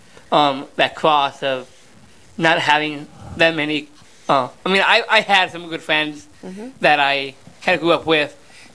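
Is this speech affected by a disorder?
Yes: Down syndrome; 32 years old.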